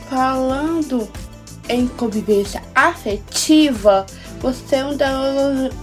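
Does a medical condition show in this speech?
Yes: Down syndrome; trisomy 21, from birth, had therapies, private lessons and extra support at school and university.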